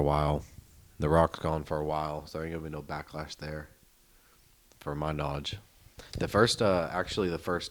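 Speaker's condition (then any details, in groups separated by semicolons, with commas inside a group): No condition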